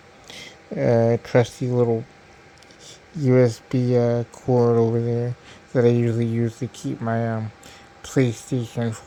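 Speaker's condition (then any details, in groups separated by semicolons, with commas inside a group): Cerebral palsy; diplegia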